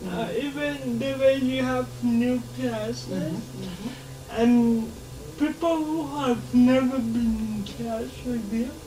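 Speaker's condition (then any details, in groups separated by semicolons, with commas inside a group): Cerebral palsy; since birth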